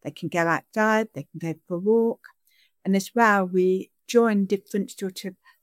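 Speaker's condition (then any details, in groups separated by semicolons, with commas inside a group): Deafness; sign-supported English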